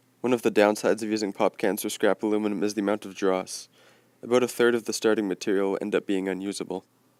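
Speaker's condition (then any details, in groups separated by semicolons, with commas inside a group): No condition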